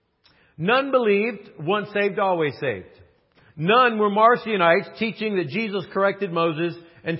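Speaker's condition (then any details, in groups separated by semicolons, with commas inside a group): No condition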